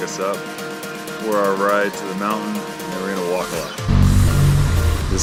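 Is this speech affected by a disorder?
No.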